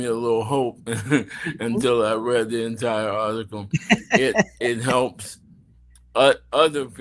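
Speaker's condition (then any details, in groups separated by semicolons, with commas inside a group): ALS; bulbar onset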